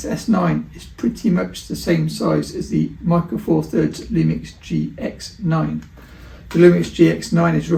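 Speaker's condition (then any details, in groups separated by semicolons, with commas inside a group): No condition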